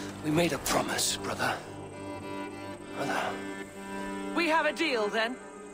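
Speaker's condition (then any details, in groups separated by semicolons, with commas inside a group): No condition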